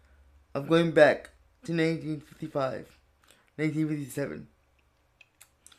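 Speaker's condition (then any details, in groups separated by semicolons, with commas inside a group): Cerebral palsy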